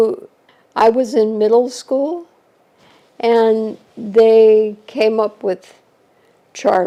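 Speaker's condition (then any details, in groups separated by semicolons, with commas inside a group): ALS; shortly after diagnosis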